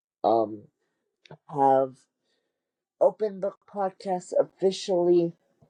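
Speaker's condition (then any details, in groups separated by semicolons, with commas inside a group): Cerebral palsy; wheelchair user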